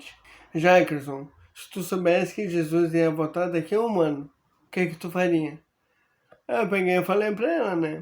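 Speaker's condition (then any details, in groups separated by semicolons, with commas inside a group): Amyotrophic lateral sclerosis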